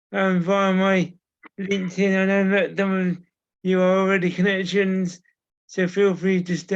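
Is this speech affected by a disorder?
Yes: cerebral palsy; from birth, uses wheelchair.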